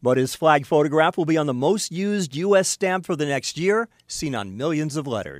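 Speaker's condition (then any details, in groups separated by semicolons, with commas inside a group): No condition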